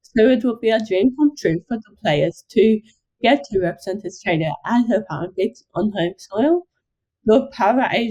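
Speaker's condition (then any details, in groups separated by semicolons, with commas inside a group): Ataxic cerebral palsy; caused by brain tumour surgery at 18 months, balance, coordination affected; after childhood brain tumour surgery; affected, speech therapy in early childhood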